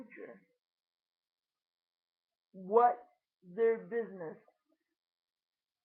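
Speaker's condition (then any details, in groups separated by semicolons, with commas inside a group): Cerebral palsy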